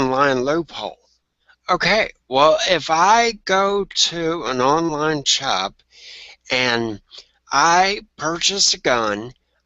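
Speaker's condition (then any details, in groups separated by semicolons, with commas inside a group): Traumatic brain injury; no maintenance medication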